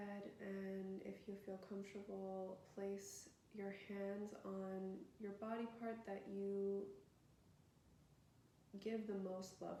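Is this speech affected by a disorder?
No.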